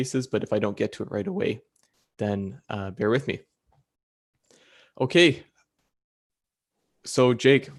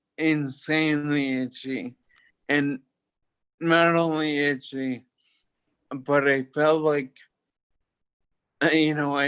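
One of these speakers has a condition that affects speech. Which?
The second: toxic leukoencephalopathy, locked-in syndrome; stage 4 toxic progressive leukoencephalopathy, heroin smoking, white matter, locked-in; recovered; early voice sounded deaf, later lost speech and eating, voice changed.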